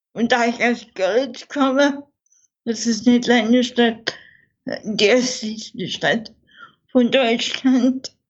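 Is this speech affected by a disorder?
Yes: infantile cerebral palsy; from birth, not premature, spastic, worsening with growth, involuntary twitches, no handwriting, tracheotomy during double pneumonia; childhood speech therapy at Dresden University Clinic.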